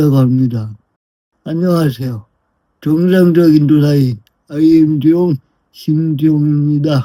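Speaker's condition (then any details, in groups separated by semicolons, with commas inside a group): Brain lesion disability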